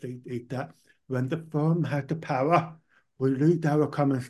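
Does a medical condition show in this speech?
Yes: profound deafness; born profoundly deaf, cochlear implant one ear after ear problem.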